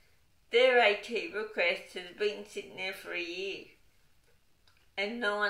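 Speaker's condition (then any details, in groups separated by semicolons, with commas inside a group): Cerebral palsy; wheelchair user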